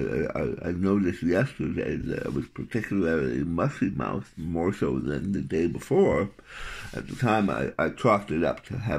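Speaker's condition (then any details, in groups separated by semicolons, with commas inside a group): Tongue cancer surgery; three months post-surgery, graft detaching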